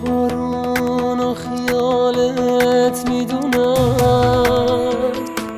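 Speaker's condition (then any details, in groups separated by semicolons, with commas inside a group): No condition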